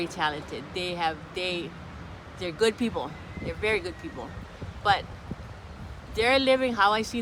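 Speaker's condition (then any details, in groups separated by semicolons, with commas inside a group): No condition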